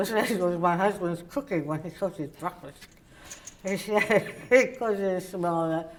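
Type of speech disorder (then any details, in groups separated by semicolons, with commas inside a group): Speech after partial glossectomy; oral cavity cancer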